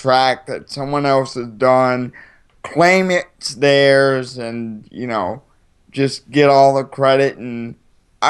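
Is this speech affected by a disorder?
Yes: cerebral palsy.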